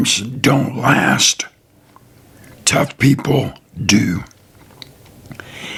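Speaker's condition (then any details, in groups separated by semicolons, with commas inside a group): Throat cancer survivor; throat cancer, half larynx removed, about 10 surgeries, tracheostomy tube; survivor, ill 3 years; speech altered by cancer treatment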